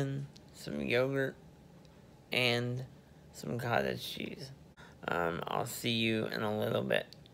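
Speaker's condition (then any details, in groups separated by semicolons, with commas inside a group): Spastic diplegia cerebral palsy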